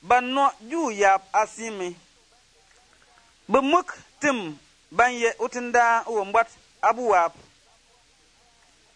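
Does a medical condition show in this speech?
No.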